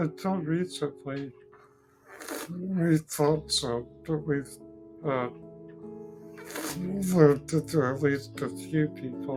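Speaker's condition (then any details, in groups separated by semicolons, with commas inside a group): Duchenne muscular dystrophy; Duchenne muscular dystrophy, from birth, progressive muscle weakness; over 50 years, slower progression than usual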